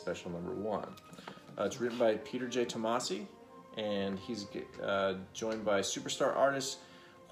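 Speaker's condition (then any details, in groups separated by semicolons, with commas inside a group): No condition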